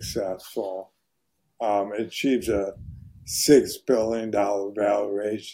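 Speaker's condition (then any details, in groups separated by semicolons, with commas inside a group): ALS; voice very hoarse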